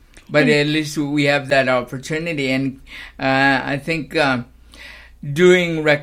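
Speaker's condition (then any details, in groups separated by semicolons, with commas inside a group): Cerebral palsy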